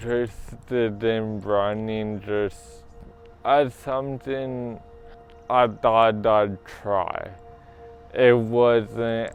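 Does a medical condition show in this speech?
Yes: cerebral palsy; from birth, diagnosed about age three, affects walking and running.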